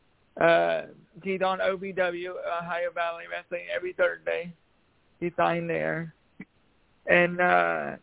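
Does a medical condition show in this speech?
Yes: cerebral palsy; spanish speaker with limited english.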